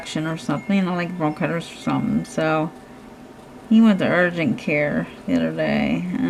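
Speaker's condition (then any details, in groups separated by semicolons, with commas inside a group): Cerebral palsy; hands affected, shaking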